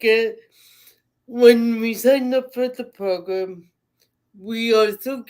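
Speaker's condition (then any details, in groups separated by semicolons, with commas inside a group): Cerebral palsy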